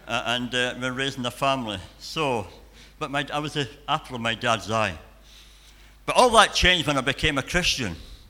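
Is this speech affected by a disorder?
Yes: cleft palate and cleft lip.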